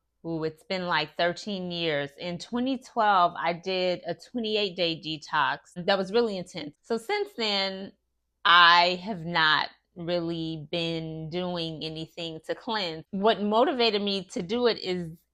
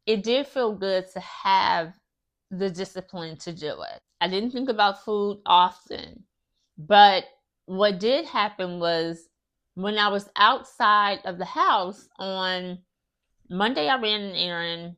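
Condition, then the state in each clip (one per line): Myasthenia gravis
Start of extended speaking
After prolonged speaking, fatigued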